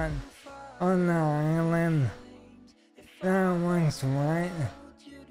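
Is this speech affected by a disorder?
Yes: ALS; stem cell treatment.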